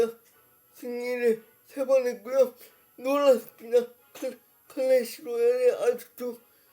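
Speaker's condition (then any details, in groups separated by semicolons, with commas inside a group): Brain lesion disability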